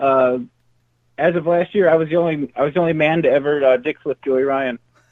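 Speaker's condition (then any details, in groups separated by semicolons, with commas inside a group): No condition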